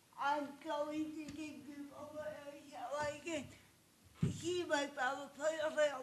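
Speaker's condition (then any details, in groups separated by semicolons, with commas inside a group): Cerebral palsy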